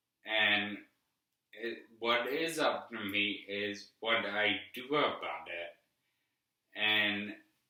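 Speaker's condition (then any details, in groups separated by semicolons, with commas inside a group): Brain injury; brainstem malformations, brain surgery at 32; age 38, 5 years post-surgery, facial numbness; affects how he talks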